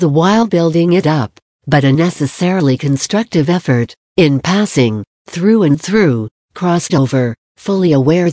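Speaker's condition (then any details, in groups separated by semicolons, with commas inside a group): No condition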